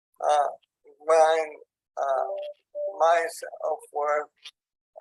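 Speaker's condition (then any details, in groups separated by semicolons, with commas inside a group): ALS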